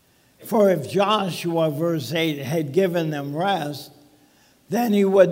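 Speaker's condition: ALS; talking funny

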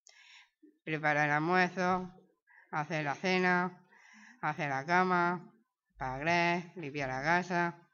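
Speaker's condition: Down syndrome

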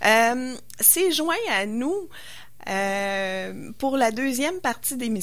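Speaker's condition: No condition

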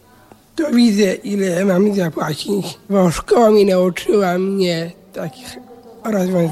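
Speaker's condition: Down syndrome; extra chromosome 21

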